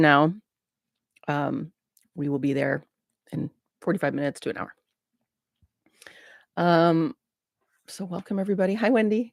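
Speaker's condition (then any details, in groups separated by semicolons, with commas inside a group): No condition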